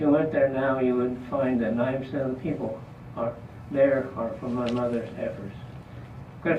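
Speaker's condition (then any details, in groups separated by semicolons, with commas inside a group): Parkinson's disease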